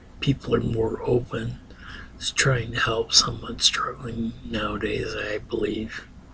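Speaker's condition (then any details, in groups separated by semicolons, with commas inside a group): Ataxia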